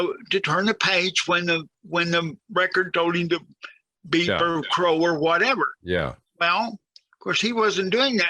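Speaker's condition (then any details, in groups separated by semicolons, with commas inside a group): Cerebral palsy, severe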